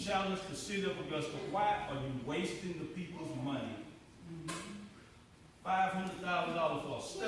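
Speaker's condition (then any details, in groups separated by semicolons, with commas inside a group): No condition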